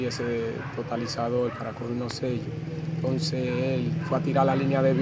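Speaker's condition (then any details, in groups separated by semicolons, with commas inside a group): No condition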